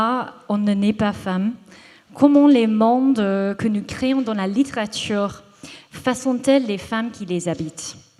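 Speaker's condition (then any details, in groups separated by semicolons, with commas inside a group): No condition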